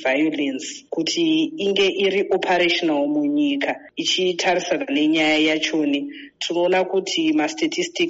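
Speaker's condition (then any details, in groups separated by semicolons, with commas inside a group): No condition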